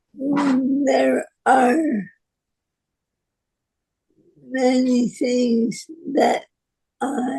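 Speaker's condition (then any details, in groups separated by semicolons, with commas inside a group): Parkinson's disease; about 31 years since diagnosis, still active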